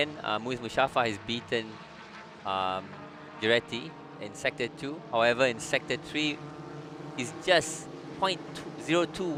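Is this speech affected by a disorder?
No.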